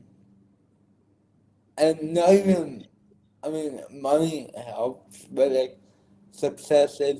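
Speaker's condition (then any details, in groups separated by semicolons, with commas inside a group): Cerebral palsy; diagnosed after cardiac arrest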